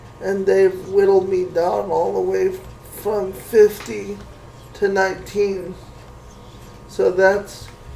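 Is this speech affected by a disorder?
Yes: cerebral palsy.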